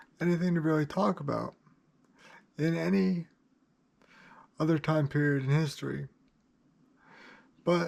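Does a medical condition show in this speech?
Yes: cerebral palsy, spastic.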